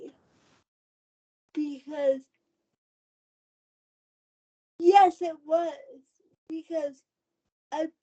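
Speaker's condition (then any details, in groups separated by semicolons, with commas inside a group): Cerebral palsy; hands affected; needs surgery; had to relearn talking and swallowing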